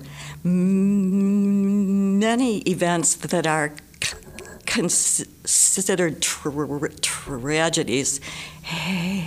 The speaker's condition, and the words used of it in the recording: Stuttering. Despite trying desperately to stop stuttering for much of my life, I still stutter.